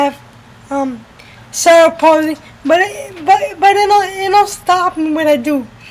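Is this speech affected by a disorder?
Yes: cerebral palsy.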